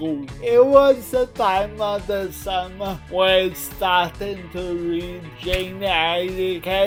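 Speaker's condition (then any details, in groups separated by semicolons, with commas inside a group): Cerebral palsy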